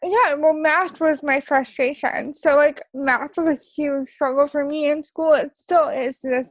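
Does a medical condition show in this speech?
Yes: cerebral palsy; onset before birth.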